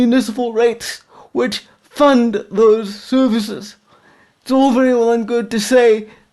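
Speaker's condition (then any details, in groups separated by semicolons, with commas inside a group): Quadriplegic cerebral palsy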